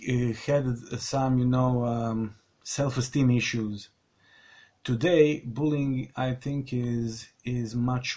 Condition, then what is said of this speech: Stuttering. Yes. In my times also, I mean, I was bullied also as a kid because I stutter mostly, and I was bullied.